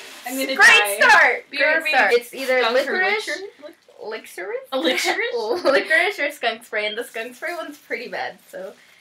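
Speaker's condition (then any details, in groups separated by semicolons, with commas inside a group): No condition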